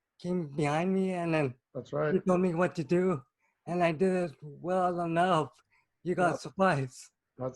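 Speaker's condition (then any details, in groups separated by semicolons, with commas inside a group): Cerebral palsy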